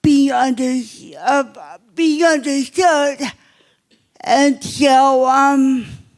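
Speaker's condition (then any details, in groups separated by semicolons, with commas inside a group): Cerebral palsy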